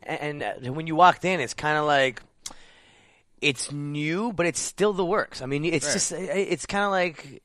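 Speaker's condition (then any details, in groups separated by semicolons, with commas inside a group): Stuttering; huge stuttering problem since childhood, speech therapy and homeopathic medicine and pills gave no change; mostly gone after speech, voice, breathing classes at George Morrison's New York school, then stand-up; occasional stutter when excited, fast animated speech, no stutter using accents or character voices; repeated sounds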